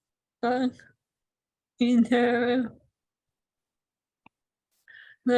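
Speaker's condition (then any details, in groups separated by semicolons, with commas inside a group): ALS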